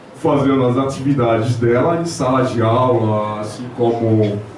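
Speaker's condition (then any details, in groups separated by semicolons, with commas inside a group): No condition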